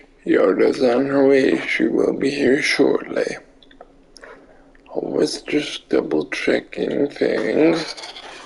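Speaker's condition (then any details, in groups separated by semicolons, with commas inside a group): Cerebral palsy; limbs affected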